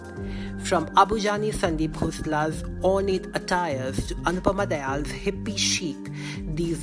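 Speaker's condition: No condition

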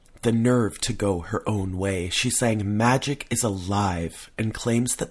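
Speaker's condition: No condition

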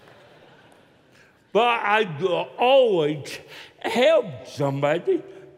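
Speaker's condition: Cerebral palsy; still talks funny

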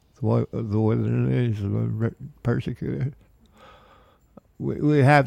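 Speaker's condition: Parkinson's disease; man aged 73

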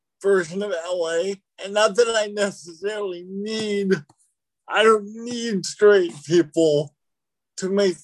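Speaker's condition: Cerebral palsy

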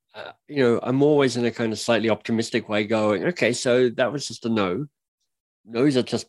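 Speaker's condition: Cleft lip and palate; surgery as a child; speech impediment

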